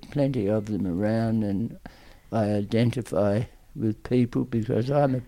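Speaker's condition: Tongue cancer; aggressive tongue cancer

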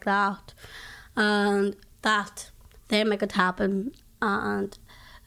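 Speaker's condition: Down syndrome; diagnosed by doctor, early warning she might never talk or walk; early prediction she might never talk, now speaks publicly, including at UN in Geneva

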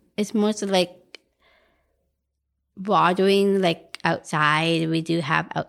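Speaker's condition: Down syndrome; adult woman

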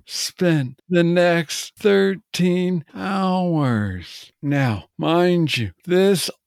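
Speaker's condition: Parkinson's disease; young onset, diagnosed at age 35; face pulls into rictus snarl, giving voice distinct munched parkinsonian sound

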